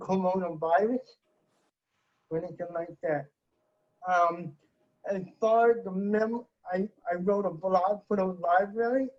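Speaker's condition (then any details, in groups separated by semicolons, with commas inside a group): Cerebral palsy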